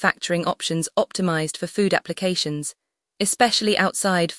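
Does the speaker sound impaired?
No.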